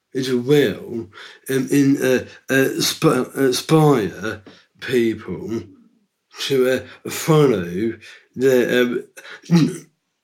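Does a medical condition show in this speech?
Yes: Down syndrome; three copies of chromosome 21.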